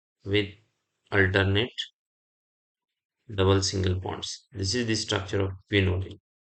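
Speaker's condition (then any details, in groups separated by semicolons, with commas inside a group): No condition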